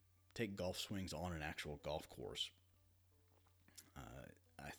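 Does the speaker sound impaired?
No.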